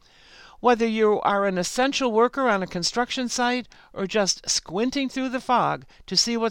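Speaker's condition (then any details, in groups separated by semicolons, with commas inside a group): No condition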